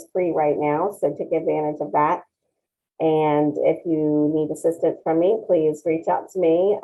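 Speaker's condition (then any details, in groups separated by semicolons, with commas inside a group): No condition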